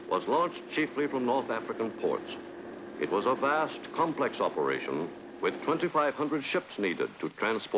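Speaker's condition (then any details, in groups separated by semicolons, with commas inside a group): No condition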